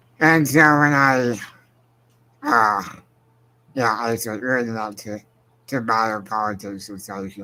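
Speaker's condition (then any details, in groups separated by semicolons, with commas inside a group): Spinal muscular atrophy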